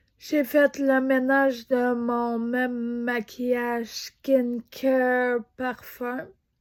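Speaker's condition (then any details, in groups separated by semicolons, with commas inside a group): Ataxia; degenerative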